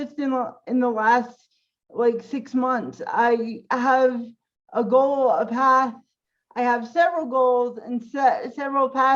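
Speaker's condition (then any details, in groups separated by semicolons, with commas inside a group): Cerebral palsy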